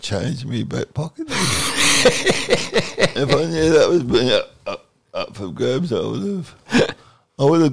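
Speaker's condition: Cerebral palsy

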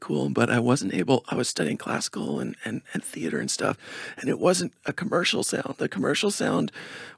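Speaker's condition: Spasmodic dysphonia; energy healing

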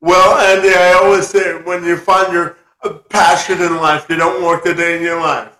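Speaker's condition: Spastic quadriplegia cerebral palsy, severe

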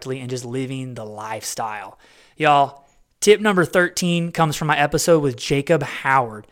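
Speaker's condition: No condition

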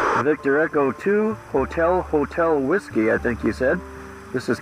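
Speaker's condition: No condition

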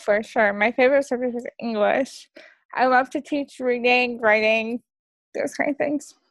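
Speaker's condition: Cerebral palsy; wheelchair use, onset before birth

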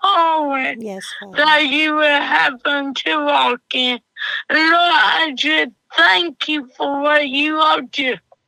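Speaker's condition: Cerebral palsy; doctor told mother of diagnosis

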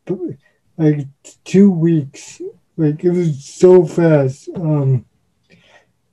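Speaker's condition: Cerebral palsy; uses wheelchair

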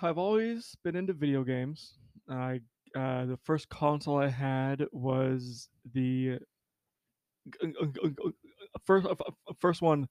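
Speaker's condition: Stutter; stutter since earliest speech, cause unknown, school speech therapy until about fifth grade, then stopped; no current therapy; stutter present, likened to a D&D streamer's stutter; repeated sounds, prolonged sounds

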